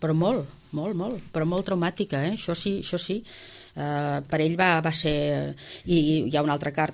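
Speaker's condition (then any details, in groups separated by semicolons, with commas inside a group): No condition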